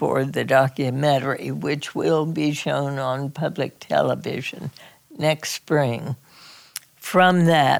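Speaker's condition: Spasmodic dysphonia; Botox injections into vocal cords once or twice a year, in Portland, Oregon

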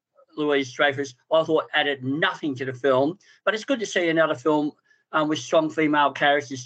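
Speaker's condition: Cleft palate and lip; speech therapy in childhood at Royal Children's Hospital

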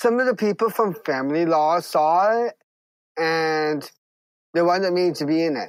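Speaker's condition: Down syndrome; congenital

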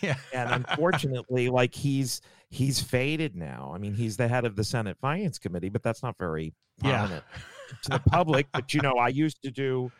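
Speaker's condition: No condition

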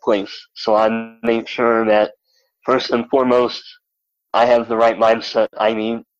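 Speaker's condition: Cleft lip and palate; rare congenital defect like Rudy Garcia's, malformed legs, double amputee, over 20 operations by age 6

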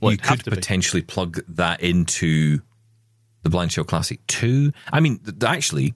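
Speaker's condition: No condition

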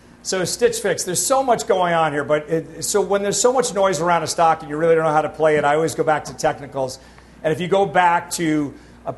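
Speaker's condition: No condition

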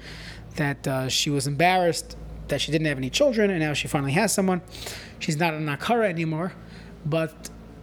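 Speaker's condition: No condition

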